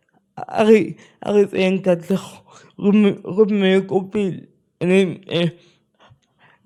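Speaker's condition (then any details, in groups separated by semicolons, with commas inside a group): Spastic cerebral palsy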